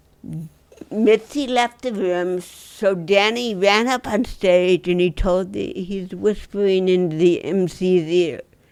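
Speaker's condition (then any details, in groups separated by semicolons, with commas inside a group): Dystonia; lifelong, neck pulls to one side, C1-C7 neck surgery after fracture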